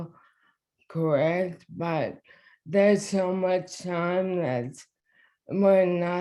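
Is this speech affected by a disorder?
Yes: ALS; diagnosed within past year.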